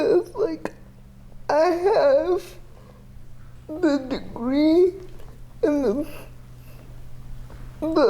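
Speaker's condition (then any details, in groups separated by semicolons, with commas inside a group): Cerebral palsy, athetoid, severe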